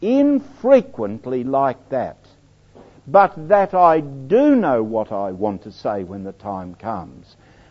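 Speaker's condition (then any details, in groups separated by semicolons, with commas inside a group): No condition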